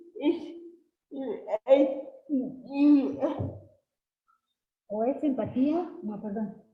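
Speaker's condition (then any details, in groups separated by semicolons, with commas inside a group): Cerebral palsy; since birth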